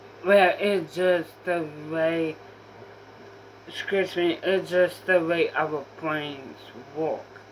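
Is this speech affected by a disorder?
Yes: mild cerebral palsy.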